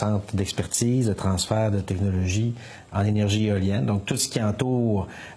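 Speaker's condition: No condition

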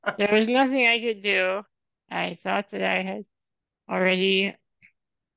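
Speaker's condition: Spinal muscular atrophy; genetic

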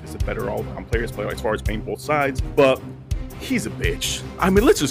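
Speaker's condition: No condition

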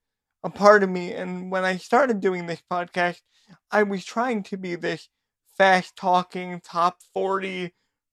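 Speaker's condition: Cerebral palsy; a brain injury

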